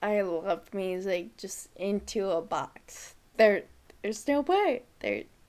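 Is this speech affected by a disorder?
Yes: Friedreich's ataxia; wheelchair user.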